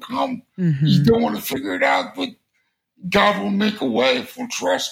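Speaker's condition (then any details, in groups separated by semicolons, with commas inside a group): Cerebral palsy; congenital, since birth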